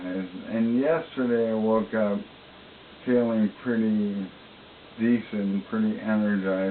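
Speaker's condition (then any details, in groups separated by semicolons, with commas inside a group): ALS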